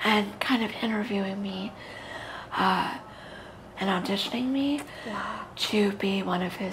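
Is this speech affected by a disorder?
Yes: cerebral palsy; very premature birth.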